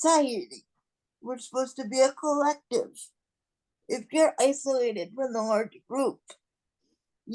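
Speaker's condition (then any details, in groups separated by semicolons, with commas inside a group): Cerebral palsy; non-progressive, will not improve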